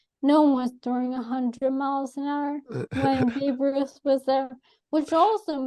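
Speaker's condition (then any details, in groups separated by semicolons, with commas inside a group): ALS; atypical case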